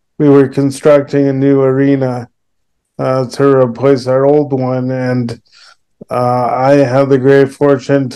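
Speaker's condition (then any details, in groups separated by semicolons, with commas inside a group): Cerebral palsy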